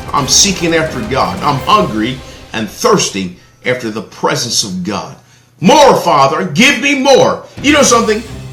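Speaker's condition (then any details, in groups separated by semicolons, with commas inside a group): No condition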